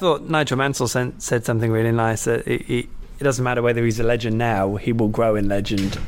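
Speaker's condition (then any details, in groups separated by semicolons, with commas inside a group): No condition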